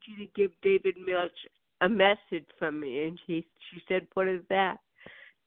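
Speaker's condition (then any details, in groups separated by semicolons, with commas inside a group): Cerebral palsy; birth onset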